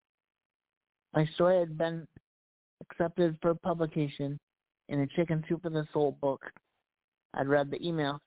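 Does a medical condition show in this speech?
Yes: cerebral palsy; past challenges speaking up.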